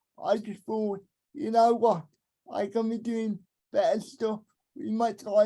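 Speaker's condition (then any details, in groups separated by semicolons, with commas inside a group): Cerebral palsy; arms affected, left hand usable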